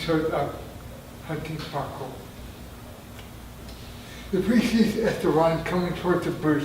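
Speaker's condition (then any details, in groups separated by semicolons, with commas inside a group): Traumatic brain injury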